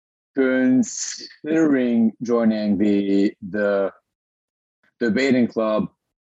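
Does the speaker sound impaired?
Yes: stutter; stutter since birth, born and raised in Lebanon, breathing technique controls stutter to some extent, joined Toastmasters; stutters during this recording; stutter impedes speaking, long avoided speaking, breathing technique partly effective; here repeated words, prolonged sounds, blocks.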